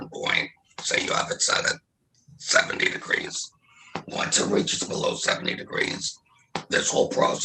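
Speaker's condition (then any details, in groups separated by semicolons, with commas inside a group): Laryngectomy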